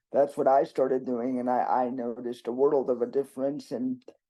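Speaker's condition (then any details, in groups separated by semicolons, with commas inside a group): Cerebral palsy; present from birth, birth complications; predicted not to eat or speak, does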